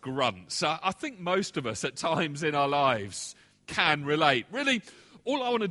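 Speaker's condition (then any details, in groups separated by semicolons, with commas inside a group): No condition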